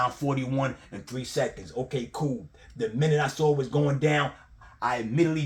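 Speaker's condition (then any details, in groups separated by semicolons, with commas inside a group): No condition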